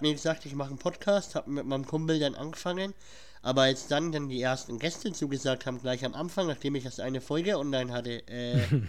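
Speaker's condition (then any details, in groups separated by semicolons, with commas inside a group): Cleft palate; has a cold at recording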